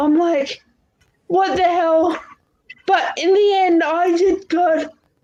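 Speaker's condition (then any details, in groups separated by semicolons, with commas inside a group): Cerebral palsy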